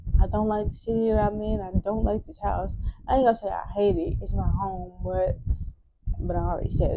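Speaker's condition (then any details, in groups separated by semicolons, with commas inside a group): Cerebral palsy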